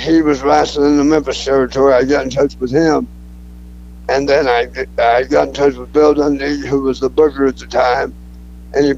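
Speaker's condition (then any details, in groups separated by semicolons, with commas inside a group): Throat cancer; cancer survivor, alive and well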